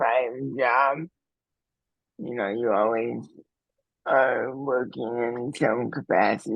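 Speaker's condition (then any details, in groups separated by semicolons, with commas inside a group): Cerebral palsy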